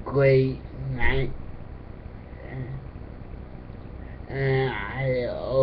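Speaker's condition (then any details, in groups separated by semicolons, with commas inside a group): Cerebral palsy; physical disability; affects speech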